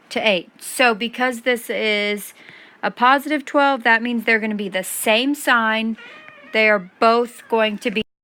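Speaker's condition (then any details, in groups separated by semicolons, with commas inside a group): No condition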